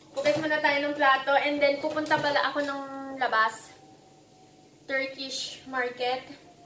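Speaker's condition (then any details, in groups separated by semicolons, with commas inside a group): No condition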